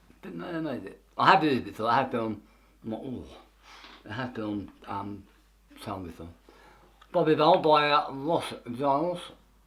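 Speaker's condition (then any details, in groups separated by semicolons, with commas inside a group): Tongue cancer; half tongue removed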